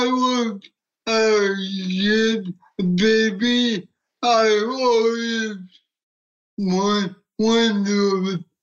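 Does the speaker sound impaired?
Yes: cerebral palsy; gets around in a walker, adapted wheelchair boxer; short simple sentences, manager Sean Morris repeats and rephrases answers for listeners.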